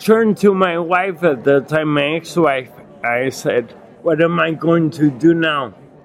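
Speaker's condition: Acquired ataxia with dysarthria, acquired; Lance-Adams syndrome; 12-day induced coma

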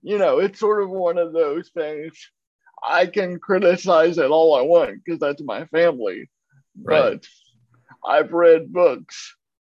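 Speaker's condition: Cerebral palsy; uses a wheelchair

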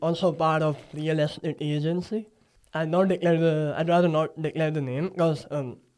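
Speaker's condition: Cleft palate; talks from nasal cavity

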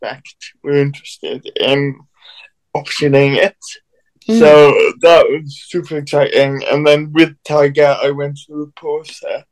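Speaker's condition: Cerebral palsy

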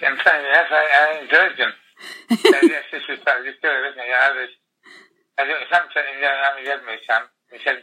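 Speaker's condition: Tongue cancer, glossectomy; tongue cancer noticed 2 days after honeymoon, most of tongue removed; terminal, sent home to die after 2 weeks in hospice, pain under control, noisy machine; speech harder and harder after tongue removal, very slow

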